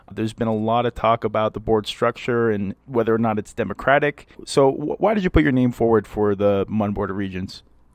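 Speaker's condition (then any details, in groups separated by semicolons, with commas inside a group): No condition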